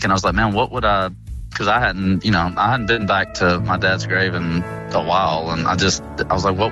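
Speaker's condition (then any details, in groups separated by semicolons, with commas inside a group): No condition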